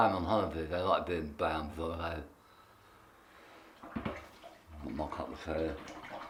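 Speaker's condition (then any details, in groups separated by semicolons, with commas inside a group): Tongue cancer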